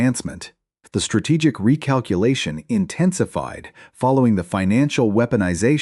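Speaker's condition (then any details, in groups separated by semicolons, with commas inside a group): No condition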